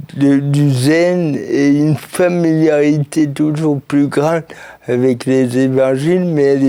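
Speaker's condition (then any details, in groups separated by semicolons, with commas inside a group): Cerebral palsy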